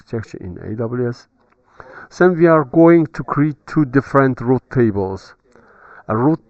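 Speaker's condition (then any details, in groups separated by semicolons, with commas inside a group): No condition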